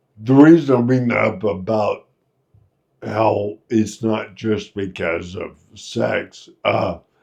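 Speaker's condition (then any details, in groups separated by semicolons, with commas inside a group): Friedreich's ataxia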